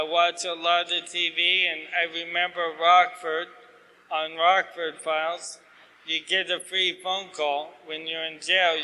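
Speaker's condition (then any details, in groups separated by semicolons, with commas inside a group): ALS; asked to talk slower, clearer, losing voice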